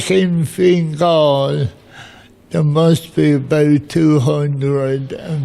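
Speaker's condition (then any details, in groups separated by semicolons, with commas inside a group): Cerebral palsy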